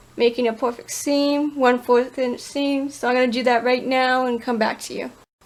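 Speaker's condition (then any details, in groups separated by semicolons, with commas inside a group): No condition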